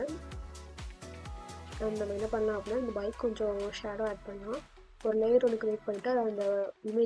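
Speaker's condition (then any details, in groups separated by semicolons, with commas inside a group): No condition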